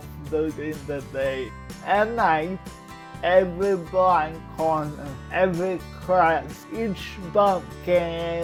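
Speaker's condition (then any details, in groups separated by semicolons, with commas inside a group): Cerebral palsy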